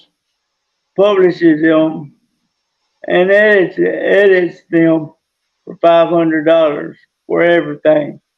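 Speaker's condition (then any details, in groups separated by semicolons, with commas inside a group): Traumatic brain injury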